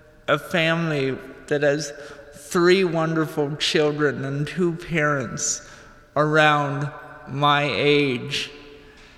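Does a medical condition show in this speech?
Yes: cerebral palsy; tight fingers.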